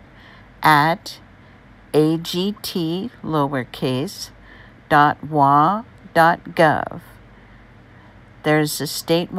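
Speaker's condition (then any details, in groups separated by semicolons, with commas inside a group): No condition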